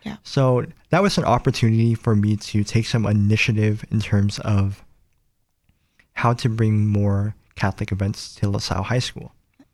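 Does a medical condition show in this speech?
Yes: cleft palate; congenital cleft palate involving mouth, nose and lip, many surgeries and medical care in childhood; able to speak after surgical treatment.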